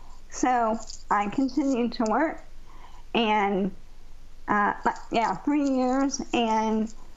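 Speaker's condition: ALS; used amplifier much of the time to be heard

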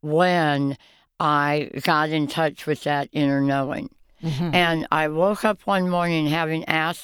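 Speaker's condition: Oral cancer, half tongue removed, partial glossectomy; oral cancer under tongue, recurred as golf-ball tumor, half tongue and part jaw removed, radiation; survivor, about 25 years since diagnosis, failed hip graft, jaw bar loosened and removed

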